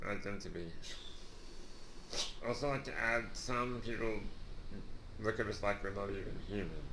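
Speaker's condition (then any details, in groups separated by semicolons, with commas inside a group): Duchenne muscular dystrophy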